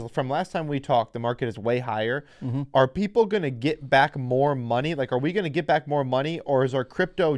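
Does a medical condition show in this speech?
No.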